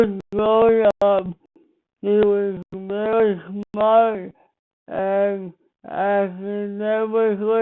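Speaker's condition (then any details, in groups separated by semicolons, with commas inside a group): Speech impairment after birth surgery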